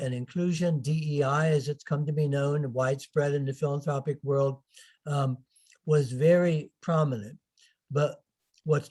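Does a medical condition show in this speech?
No.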